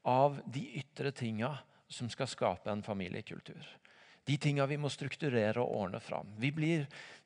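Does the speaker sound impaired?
No.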